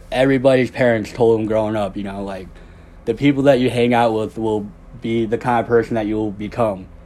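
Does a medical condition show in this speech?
Yes: cleft lip and palate; congenital cleft lip and palate, no front teeth at birth, jaw reconstruction with jaw wired shut.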